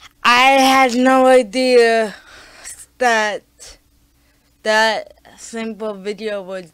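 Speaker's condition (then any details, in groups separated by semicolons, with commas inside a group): Cerebral palsy; talking is a struggle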